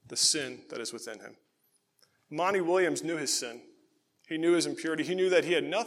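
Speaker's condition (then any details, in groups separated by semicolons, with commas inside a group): No condition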